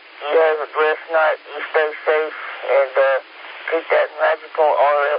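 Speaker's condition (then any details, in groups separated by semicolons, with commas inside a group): Speech impediment; some phonetic words hard to get off tongue, whiskey zulu hard, hotel alpha november easier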